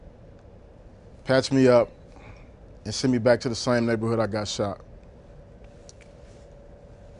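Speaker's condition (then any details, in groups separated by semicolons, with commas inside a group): No condition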